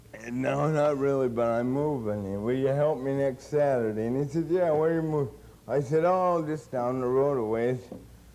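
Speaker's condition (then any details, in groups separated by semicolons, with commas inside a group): Cerebral palsy; since birth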